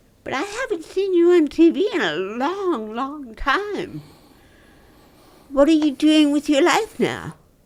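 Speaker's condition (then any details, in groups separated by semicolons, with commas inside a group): Dystonia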